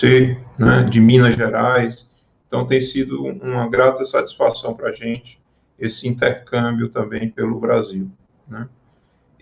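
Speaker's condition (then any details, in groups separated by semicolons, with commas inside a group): No condition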